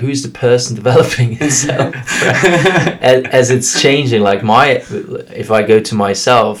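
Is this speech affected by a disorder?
No.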